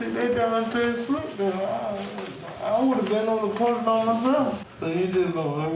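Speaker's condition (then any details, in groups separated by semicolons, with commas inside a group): Cerebral palsy, spastic quadriplegic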